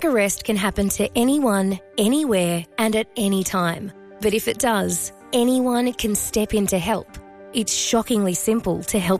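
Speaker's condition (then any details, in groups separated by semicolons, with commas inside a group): No condition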